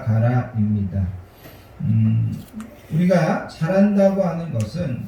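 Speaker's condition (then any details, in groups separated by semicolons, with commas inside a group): No condition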